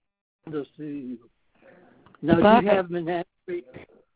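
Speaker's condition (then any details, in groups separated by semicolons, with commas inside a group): Parkinson's disease; hard for listener to understand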